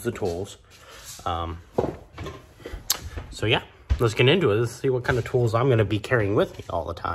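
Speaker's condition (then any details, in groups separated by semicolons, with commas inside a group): No condition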